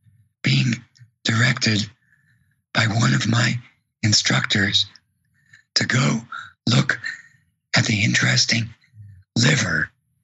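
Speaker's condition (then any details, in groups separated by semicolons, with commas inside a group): Vocal cord paralysis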